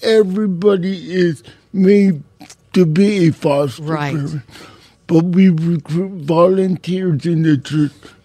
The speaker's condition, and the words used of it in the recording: Cerebral palsy. Well, obviously, I have a disability. I'm not drunk.